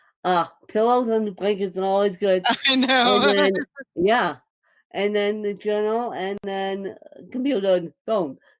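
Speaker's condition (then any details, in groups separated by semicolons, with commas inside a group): Cerebral palsy, mixed, moderate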